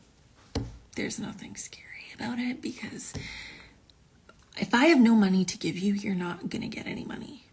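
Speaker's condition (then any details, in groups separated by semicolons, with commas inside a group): No condition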